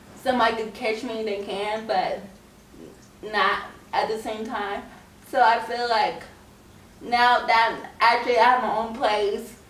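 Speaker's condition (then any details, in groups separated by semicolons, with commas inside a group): Cerebral palsy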